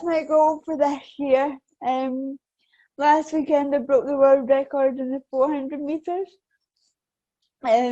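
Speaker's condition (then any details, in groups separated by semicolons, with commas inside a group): Cerebral palsy; affects balance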